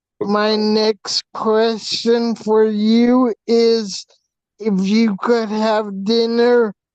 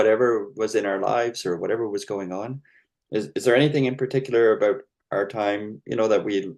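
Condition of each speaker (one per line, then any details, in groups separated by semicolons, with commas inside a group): Hydrocephalus with shunt failure; congenital, VP shunts since birth, twelve brain surgeries; shunt failure, six months hospitalized, poor balance, wheelchair or walker
No condition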